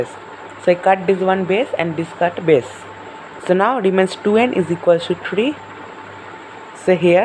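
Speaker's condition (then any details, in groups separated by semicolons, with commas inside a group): No condition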